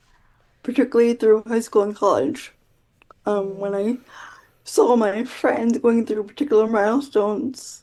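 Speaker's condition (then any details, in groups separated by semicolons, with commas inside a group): Quadriplegic cerebral palsy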